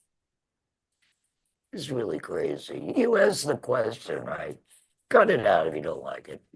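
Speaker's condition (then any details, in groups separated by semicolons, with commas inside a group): Laryngectomy; laryngectomy after throat cancer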